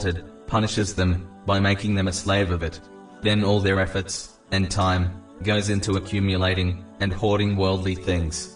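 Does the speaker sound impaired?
No.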